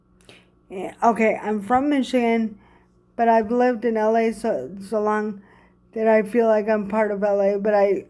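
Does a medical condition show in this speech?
Yes: cerebral palsy.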